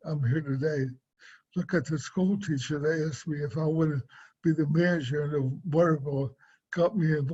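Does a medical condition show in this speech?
Yes: cerebral palsy; swallowing and speech.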